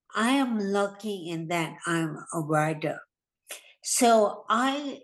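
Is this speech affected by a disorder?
Yes: hemorrhagic stroke; trouble putting thoughts into language, brain works faster than tongue, hard getting words out quickly.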